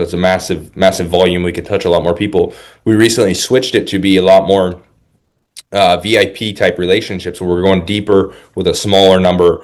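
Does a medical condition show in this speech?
No.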